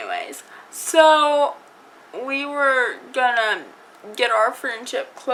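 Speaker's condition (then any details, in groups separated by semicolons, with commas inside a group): Cerebral palsy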